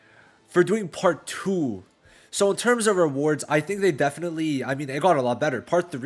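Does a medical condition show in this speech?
No.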